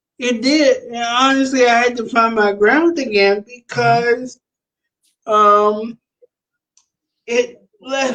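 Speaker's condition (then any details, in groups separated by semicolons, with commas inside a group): Cerebral palsy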